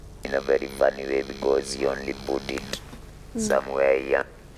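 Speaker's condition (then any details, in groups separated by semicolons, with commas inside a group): Laryngectomy for throat cancer; voice box cancer, smoking, total laryngectomy; 33 radiotherapy sessions, recurred at stage three; hoarse voice first, lost voice, speaks with neck device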